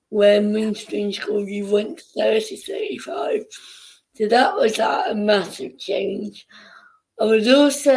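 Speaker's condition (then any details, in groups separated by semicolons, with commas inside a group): Cerebral palsy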